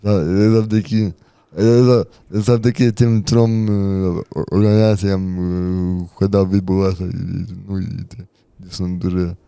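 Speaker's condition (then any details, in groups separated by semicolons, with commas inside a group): Cerebral palsy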